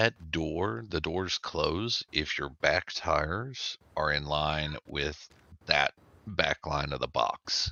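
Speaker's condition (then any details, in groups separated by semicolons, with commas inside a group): No condition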